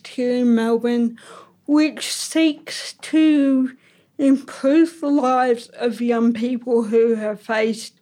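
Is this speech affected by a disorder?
Yes: ataxic cerebral palsy; impaired coordination.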